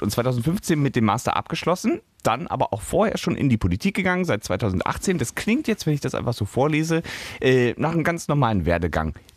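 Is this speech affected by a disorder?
No.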